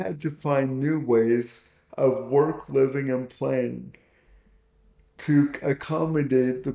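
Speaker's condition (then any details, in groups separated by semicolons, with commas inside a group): Cerebral palsy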